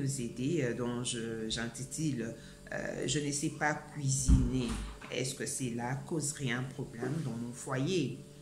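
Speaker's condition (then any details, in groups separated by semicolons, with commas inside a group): No condition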